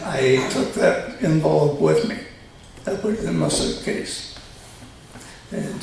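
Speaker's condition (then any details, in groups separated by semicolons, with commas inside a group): Tongue cancer surgery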